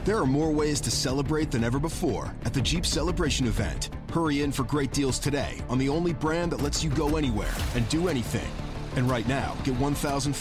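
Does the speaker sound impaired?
No.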